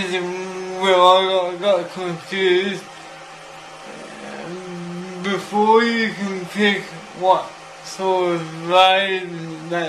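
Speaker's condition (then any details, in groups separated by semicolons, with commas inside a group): Cerebral palsy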